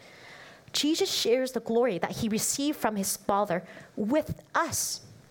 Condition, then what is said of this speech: None; typical speech.